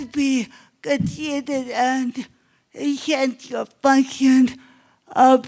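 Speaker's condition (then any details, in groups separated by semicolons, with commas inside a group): Cerebral palsy; obvious speech impairment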